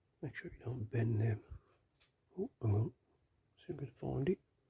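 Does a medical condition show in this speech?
No.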